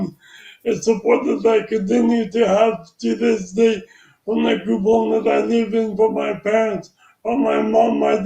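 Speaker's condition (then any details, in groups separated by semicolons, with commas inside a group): Traumatic brain injury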